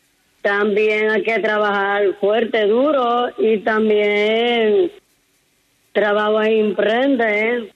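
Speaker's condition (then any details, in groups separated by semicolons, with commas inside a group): Down syndrome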